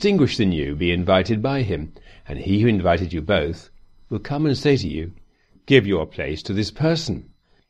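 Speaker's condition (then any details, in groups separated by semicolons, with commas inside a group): No condition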